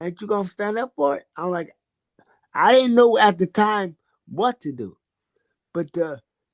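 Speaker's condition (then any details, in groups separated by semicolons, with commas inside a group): Cerebral palsy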